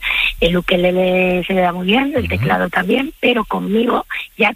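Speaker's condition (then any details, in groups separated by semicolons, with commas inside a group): Vocal fold nodules; two nodules on vocal cords, forbidden to sing, silence cure advised, propolis-licorice remedy, lozenges; voice worn after five gigs friday to sunday, doubles friday and saturday; hoarse broken voice, apologizes for voice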